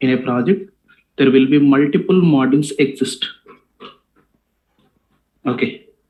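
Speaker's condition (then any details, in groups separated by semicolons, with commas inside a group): No condition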